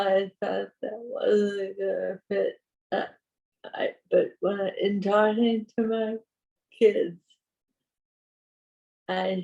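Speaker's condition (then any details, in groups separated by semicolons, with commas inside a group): Parkinson's; voice weaker than before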